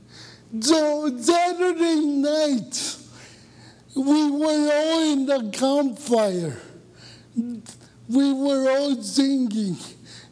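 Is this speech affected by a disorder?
Yes: cerebral palsy; born about two weeks early.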